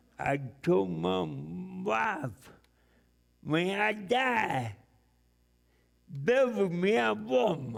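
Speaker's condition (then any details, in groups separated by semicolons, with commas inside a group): Cerebral palsy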